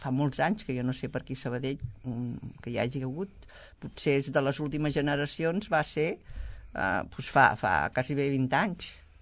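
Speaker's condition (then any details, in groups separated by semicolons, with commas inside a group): No condition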